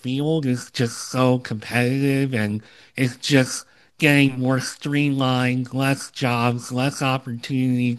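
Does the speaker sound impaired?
Yes: cleft lip and palate, Opitz G/BBB syndrome; congenital cleft lip and palate.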